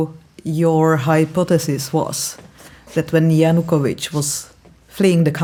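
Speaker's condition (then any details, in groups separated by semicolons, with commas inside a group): No condition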